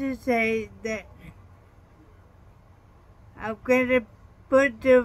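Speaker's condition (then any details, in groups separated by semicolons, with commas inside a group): Traumatic brain injury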